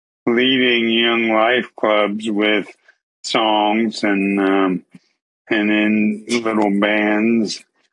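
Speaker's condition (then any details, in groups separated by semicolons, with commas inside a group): ALS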